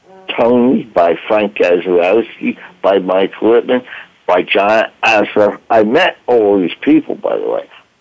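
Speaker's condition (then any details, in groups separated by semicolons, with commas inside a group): Voice box damage from tracheostomy; fire at 30, medic's trach tube damaged voice box, traumatic brain injury, 1-2 week coma; lasting physical voice challenge from damaged voice box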